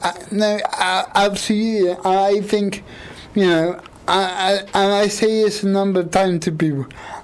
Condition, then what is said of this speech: Cerebral palsy. And as I said before, it really helps me with my confidence in my speech.